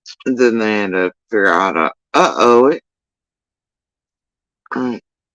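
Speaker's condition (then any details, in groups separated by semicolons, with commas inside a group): Facial paralysis after surgery; tongue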